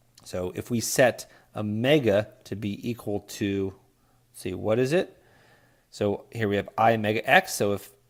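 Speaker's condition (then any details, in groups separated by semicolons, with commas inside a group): No condition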